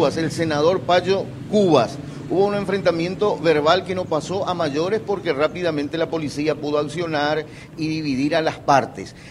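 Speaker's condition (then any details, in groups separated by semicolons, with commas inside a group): No condition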